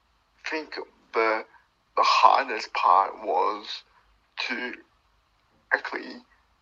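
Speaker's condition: Cerebral palsy; from birth

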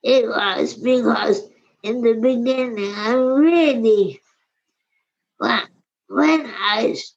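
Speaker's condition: Primary lateral sclerosis; about 20 years, age 80, falls, poor walking, wheelchair, diagnosed by Dr. Macken; slurred speech, swallowing difficulty at first exam by Dr. Levitz, Lehigh Neurology, speech later forced quitting

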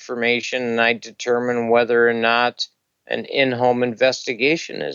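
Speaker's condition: No condition

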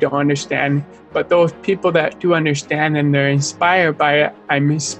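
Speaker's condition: Deafness; born deaf both ears, implant at 13, speech therapy ages 2-3 to 10-11, redone after implant; struggles with speaking, no full sentences until age five, sign language learned later, still has accent

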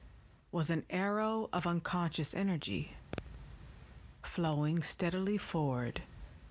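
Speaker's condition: No condition

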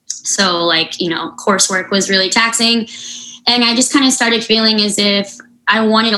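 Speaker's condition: Unilateral cleft lip and palate, severe

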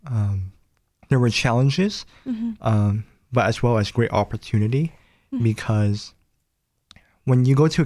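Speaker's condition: Cleft palate; nose and lip

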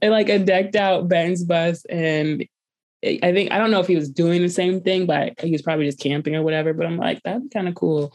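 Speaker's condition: No condition

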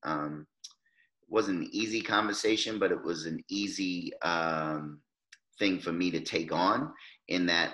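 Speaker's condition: No condition

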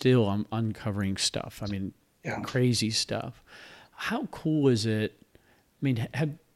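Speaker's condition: No condition

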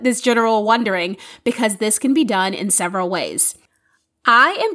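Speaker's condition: No condition

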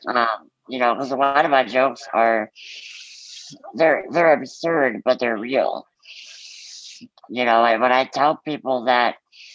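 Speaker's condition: Muscular dystrophy; good public speaker, public speaking for over two thirds of life

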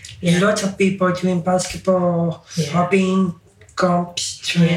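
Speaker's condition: Down syndrome

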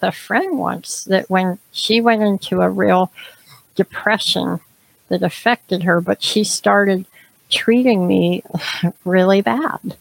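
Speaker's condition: Cleft palate; extremely severe

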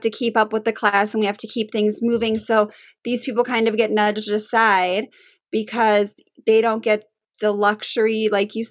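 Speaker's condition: No condition

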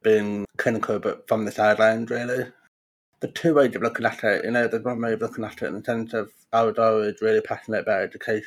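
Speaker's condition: Profound deafness; congenital profound deafness

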